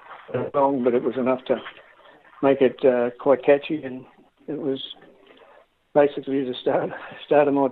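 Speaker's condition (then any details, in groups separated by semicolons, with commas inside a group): Parkinson's disease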